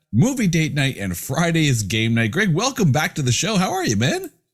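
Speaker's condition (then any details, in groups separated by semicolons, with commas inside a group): No condition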